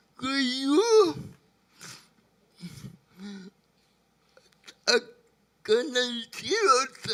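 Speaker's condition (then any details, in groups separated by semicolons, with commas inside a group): Brain lesion disability grade 1, severe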